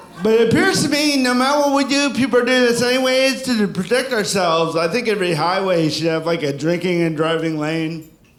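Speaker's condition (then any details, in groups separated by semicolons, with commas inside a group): Cerebral palsy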